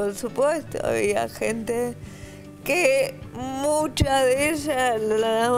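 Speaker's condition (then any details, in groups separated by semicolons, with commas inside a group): Cerebral palsy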